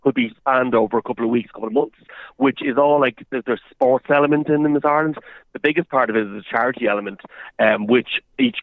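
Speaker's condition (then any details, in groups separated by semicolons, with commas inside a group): No condition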